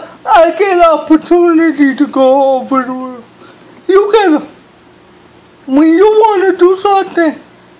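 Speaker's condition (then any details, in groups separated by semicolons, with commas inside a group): Cerebral palsy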